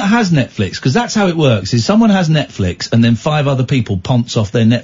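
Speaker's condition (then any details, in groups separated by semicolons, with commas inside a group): No condition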